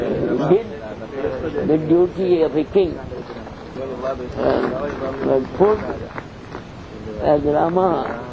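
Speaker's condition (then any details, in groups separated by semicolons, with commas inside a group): Deafness; cannot hear audience questions; long fluent English story narration, questions from listeners not taken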